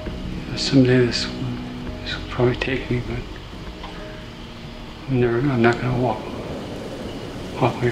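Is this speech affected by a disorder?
Yes: Parkinson's disease; brain surgery; about 20 years since diagnosis, conventional treatments exhausted, medical marijuana.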